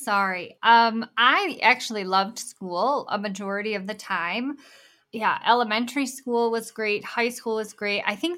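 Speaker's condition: Bilateral cleft lip and palate; congenital

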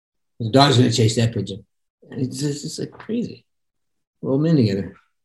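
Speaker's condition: Parkinson's; voice sometimes monotone

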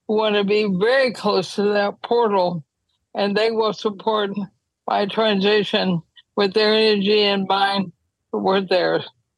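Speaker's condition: ALS; wheelchair use when traveling

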